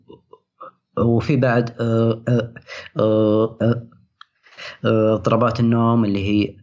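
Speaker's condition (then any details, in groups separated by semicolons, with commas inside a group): Stuttering; stutter from about age 10, mild then worsening, obstacle by 15, later stuttering control program; worst period of stutter currently, stutter increased, anxiety disorder treated at psychiatric clinic; stutter greatly controlled after program, now increased again, hardest in meetings and work communication; prolonged sounds, blocks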